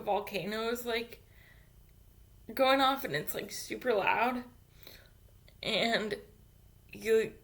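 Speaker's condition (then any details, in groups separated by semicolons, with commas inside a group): Cerebral palsy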